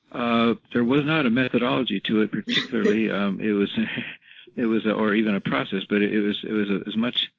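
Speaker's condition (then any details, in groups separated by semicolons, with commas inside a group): Parkinson's disease, rigidity-predominant, no tremor; ability to walk almost gone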